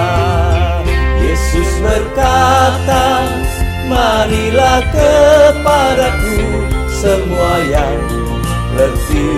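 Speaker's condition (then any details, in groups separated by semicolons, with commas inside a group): No condition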